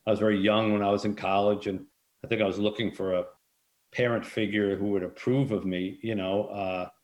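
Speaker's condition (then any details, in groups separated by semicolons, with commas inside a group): No condition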